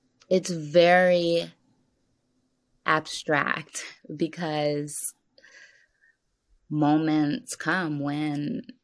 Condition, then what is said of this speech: Stuttering. Man, okay, so prior to starting, I just like to like start out by saying that I stutter, and so just so that like people who hear this know